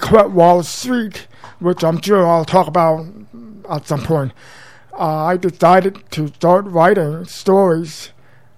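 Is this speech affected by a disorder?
Yes: profound deafness since birth; congenital, total deafness; speaks orally as guest on radio show; learned speech via daily school speech therapy, mother's home drills feeling throat vibrations.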